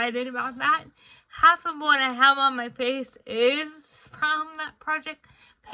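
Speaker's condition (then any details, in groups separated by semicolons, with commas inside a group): Cerebral palsy, spastic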